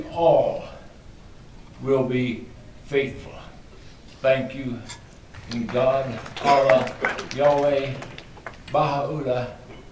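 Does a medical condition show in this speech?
Yes: ALS; extremely weak.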